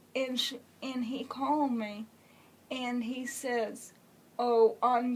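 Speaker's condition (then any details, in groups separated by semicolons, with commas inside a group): Cerebral palsy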